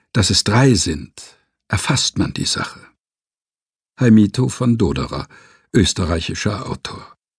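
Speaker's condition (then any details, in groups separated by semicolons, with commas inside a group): No condition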